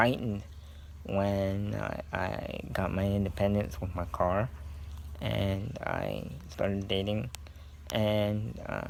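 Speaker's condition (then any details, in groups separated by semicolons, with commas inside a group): Cerebral palsy; scoliosis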